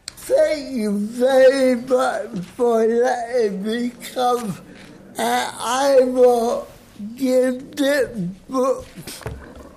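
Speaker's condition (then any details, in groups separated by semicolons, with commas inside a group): Cerebral palsy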